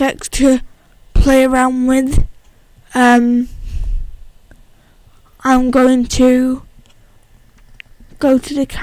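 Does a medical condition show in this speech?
Yes: cerebral palsy.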